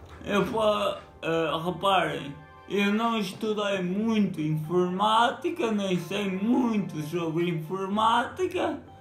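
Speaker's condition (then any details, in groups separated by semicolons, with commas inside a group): Cerebral palsy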